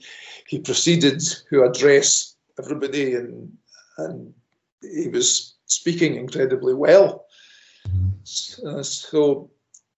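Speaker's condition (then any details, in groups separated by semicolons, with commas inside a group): Stammer; restrictive through life until Maguire speech recovery program about 21 years ago; since Maguire program able to give public, after-dinner, wedding and funeral speeches; says currently pretty sloppy, not best example of Maguire program; repeated words, prolonged sounds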